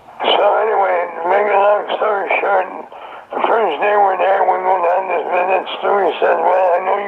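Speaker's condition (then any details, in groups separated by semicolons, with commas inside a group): Throat cancer; survivor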